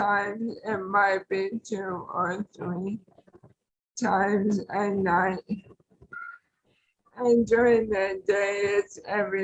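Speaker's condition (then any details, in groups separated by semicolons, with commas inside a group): ALS; tracheostomy; after tracheostomy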